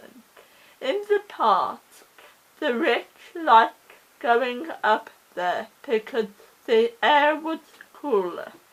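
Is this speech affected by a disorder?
Yes: cerebral palsy; oxygen starvation at birth.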